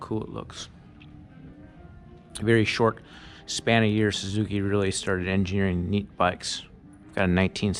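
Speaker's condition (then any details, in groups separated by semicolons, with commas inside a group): No condition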